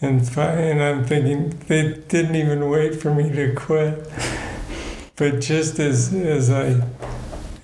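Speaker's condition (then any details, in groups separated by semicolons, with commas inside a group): Parkinson's disease; balance problems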